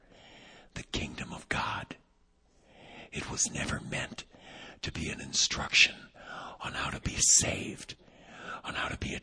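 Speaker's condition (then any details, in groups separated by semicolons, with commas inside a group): Vocal cord paralysis, unilateral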